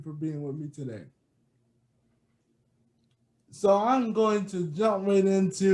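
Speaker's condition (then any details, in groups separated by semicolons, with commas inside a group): Cerebral palsy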